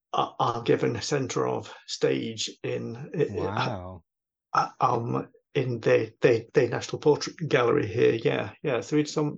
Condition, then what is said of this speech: Stuttering. I talk with a stammer, and that's fine.